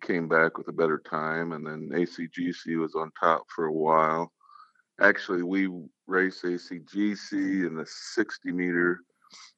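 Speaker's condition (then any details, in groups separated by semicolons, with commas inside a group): No condition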